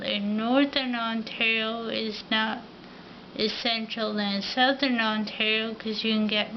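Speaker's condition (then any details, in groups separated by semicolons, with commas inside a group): Ataxia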